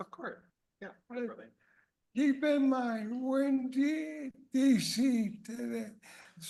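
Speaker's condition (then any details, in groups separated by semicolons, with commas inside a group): ALS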